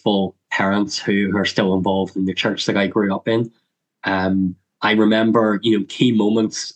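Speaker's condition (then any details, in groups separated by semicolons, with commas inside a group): Cleft lip and palate; congenital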